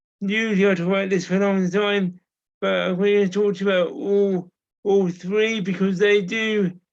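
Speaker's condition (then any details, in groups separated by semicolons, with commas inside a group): Cerebral palsy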